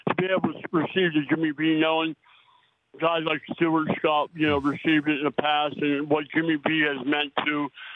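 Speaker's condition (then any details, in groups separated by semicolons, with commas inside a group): Oral cancer; post-treatment cancer checks; may be hard to understand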